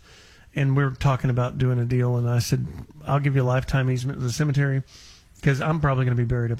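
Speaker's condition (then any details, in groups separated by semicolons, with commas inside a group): No condition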